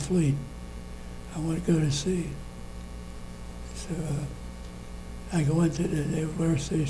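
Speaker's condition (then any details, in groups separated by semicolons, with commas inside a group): Parkinson's disease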